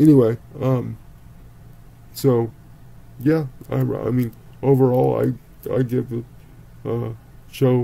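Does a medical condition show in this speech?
Yes: cerebral palsy; speaks relatively well.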